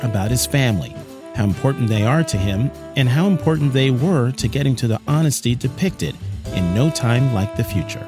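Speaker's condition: No condition

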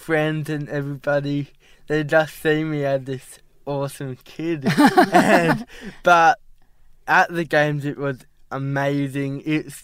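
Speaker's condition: Cerebral palsy; ongoing therapy at Cerebral Palsy Alliance, para-snowboarder, has driving license

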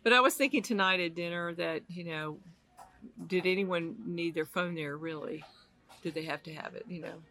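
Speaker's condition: No condition

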